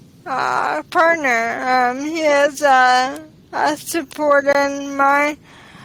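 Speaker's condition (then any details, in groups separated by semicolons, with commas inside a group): ALS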